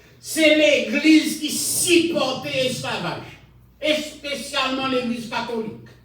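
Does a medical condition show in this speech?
No.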